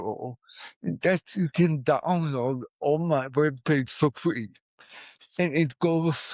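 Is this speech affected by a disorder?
Yes: cerebral palsy; poor speech as a child.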